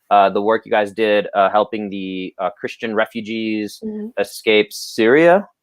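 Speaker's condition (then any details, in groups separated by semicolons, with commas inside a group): No condition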